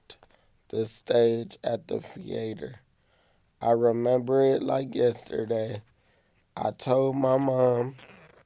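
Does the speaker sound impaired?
Yes: cerebral palsy; therapists had stair climbing to bathroom as exercise.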